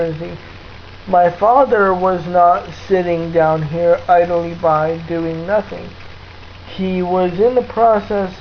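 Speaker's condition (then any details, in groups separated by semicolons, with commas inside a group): Cerebral palsy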